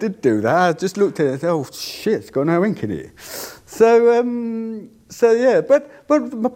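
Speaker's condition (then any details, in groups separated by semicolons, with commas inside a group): Deafness; cannot hear own voice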